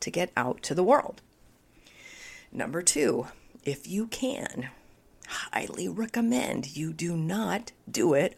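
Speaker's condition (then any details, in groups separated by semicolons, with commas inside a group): Spasmodic dysphonia; voice audibly affected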